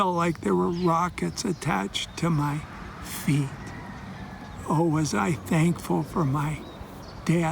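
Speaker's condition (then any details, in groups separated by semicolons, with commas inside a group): ALS; rapidly losing speech, breathing and eating problems, eye-gaze device ready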